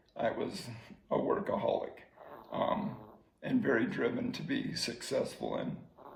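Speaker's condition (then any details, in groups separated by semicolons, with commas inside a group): ALS; slowly progressing ALS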